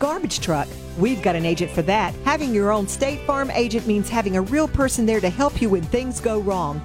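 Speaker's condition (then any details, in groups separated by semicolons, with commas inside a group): No condition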